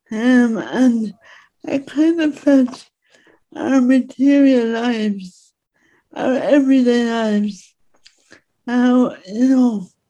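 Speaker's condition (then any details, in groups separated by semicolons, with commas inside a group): Speech impediment; disabled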